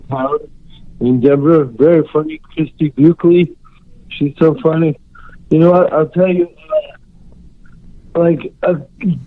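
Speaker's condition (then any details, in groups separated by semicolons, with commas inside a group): Cerebral palsy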